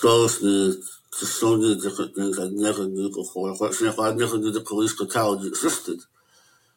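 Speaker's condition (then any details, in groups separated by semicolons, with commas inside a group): Möbius syndrome; incomplete lip closure, certain letters hard to pronounce, not understood by everybody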